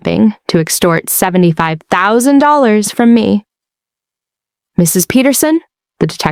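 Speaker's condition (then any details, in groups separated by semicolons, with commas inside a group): No condition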